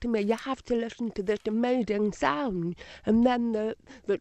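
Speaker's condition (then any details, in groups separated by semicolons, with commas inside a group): Deafness, Usher syndrome, severe; type two, born completely deaf, hearing aids from age two, tunnel vision, registered blind at 29; five-hour double cochlear implant surgery, switched on three weeks ago, relies on lip reading, no headphones; speech training from age two, some answers may be a little indistinct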